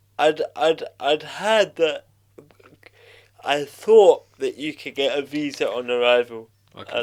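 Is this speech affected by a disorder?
Yes: cerebral palsy.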